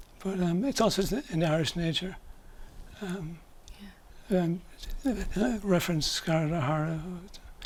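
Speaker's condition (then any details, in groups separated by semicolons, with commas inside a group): Early onset Parkinson's disease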